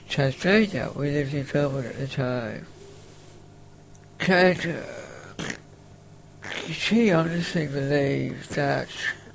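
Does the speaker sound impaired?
Yes: facioscapulohumeral muscular dystrophy, facioscapulohumeral (FSHD); diagnosed about age 10.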